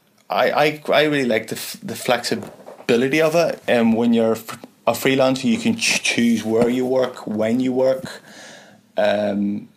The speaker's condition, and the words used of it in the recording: Stuttering. And I do hope that as I'm sure you've picked up and your listeners have picked up, I've been blessed with a stammer.